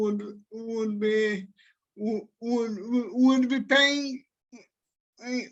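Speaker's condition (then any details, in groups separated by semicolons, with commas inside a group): Cerebral palsy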